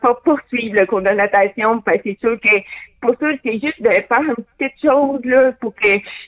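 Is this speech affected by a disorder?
Yes: hearing loss with cochlear implant; hard of hearing, born deaf, total silence when implant removed in water, lip reading helps; hears interviewer by phone through cochlear implant, some people harder to understand by phone; phone understanding varies by person.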